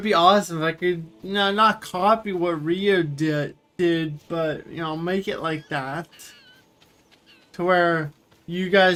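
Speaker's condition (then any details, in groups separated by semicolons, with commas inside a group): Cerebral palsy; wheelchair user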